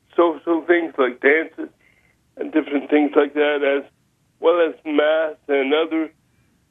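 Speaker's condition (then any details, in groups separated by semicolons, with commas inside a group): Spastic cerebral palsy; lifelong wheelchair use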